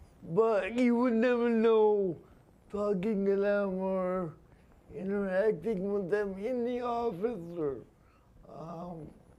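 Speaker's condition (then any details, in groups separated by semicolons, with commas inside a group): Spastic quadriplegia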